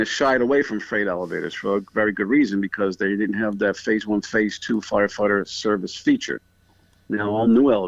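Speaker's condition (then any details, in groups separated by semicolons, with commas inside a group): No condition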